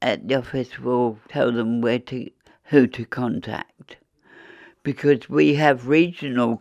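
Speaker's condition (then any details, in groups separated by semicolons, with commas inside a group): Williams syndrome; present since birth, not hereditary, missing genetic material, diagnosed at nearly 50 after Philadelphia conference article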